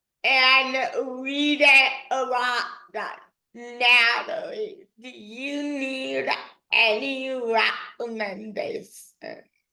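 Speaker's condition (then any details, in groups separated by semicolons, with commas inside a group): Dystonia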